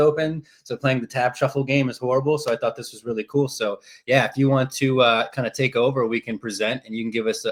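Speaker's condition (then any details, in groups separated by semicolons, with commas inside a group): No condition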